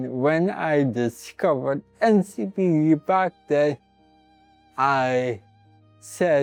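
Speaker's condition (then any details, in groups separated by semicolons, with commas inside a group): Cerebral palsy; from birth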